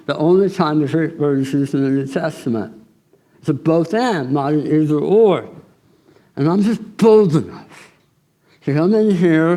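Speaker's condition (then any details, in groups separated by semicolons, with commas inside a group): Tongue cancer surgery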